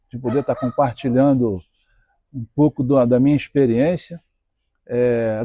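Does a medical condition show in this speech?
No.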